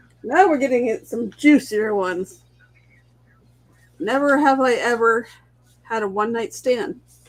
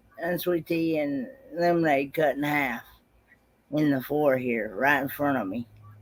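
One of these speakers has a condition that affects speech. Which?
The second: cerebral palsy; malformed internal organs; recovering from recent surgery, liquid diet; voice recovering, sore throat after intubation.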